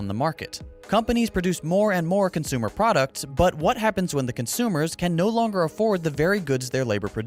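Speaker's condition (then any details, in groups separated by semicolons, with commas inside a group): No condition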